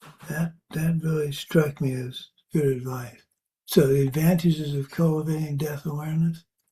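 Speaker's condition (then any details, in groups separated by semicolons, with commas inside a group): Parkinson's; age 73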